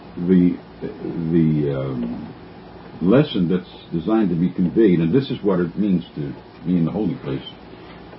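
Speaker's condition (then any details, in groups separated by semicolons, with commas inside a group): No condition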